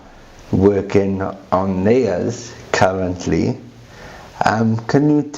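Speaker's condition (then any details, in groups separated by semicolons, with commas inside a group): Cerebral palsy; quadriplegic form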